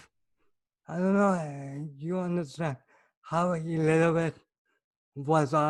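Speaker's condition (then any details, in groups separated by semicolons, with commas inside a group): Cerebral palsy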